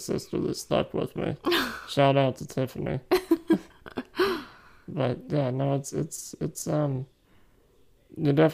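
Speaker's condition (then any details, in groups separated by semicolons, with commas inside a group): Muscular dystrophy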